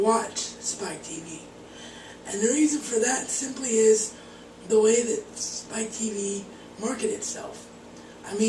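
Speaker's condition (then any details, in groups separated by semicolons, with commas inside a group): Cerebral palsy; wheelchair bound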